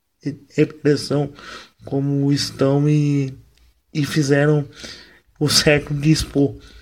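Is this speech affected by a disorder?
Yes: cerebral palsy, mild; wheelchair user, motor function affected; voice mildly affected, occasional voice breaks.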